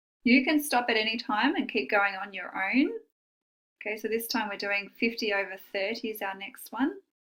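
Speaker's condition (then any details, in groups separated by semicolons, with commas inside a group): No condition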